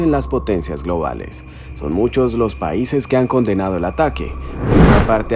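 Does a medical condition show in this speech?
No.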